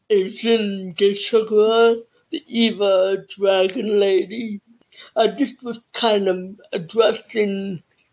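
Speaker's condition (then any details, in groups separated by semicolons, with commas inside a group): Cerebral palsy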